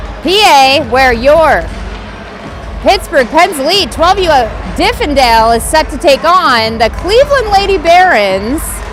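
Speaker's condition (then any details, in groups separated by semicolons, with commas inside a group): No condition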